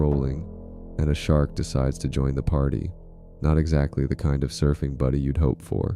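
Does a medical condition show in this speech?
No.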